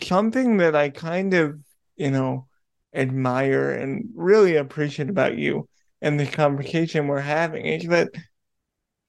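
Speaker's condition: Cerebral palsy; diagnosed in childhood, wheelchair user, limited outdoor play as child; vocal ability might be a little different

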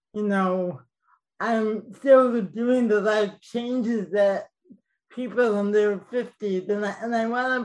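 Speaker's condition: Cerebral palsy, mild; speech mildly affected

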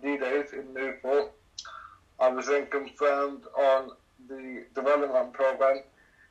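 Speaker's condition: Cerebral palsy; cerebral palsy affecting all limbs

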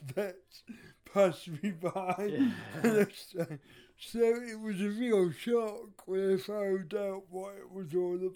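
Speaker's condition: Cerebral palsy; wheelchair user

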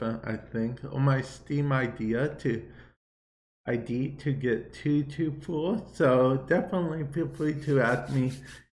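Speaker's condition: Cerebral palsy; viewer asked why talking like that

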